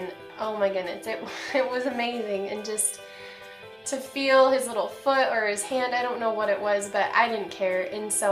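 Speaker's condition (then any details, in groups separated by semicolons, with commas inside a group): No condition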